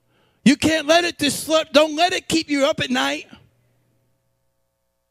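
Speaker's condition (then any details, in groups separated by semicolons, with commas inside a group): No condition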